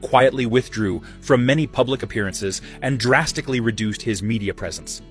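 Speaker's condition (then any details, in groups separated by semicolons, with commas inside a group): No condition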